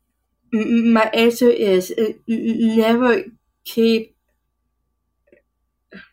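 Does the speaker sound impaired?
Yes: Down syndrome; congenital, hypotonia at birth, diagnosed hours after birth, high marker on alpha fetoprotein test at 16 weeks; short ungrammatical phrases, asks mother what to say, mother Sandy prompts answer.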